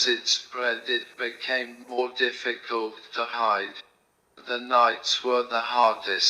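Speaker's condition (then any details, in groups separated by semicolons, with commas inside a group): Motor neurone disease; right hand onset, spread to arms, legs, foot drop; 10 years, slow progression, wheelchair, ventilator, drug trial; speech and breathing affected, cannot breathe unaided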